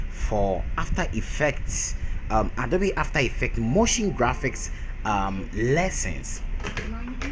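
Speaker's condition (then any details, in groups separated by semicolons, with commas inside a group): No condition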